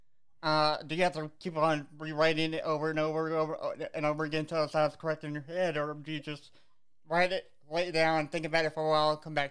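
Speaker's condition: Cerebral palsy; visible physical disability

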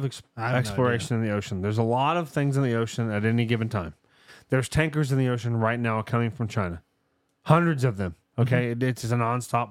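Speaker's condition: No condition

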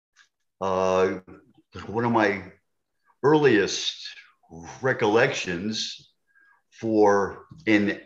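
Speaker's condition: Stuttering; since childhood, uncle also stuttered, made to speak with marbles in mouth as child; 90% of speech stuttered into 20s, avoided speaking in class due to mockery; prolonged sounds, blocks

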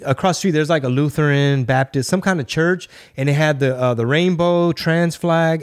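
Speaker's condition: No condition

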